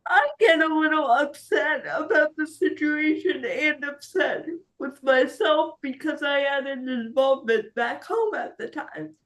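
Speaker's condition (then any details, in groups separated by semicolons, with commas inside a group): Cerebral palsy; spastic quadriplegic, severe, wheelchair user, retained startle reflex; diagnosed around 5 months, ongoing physical therapy; speech not affected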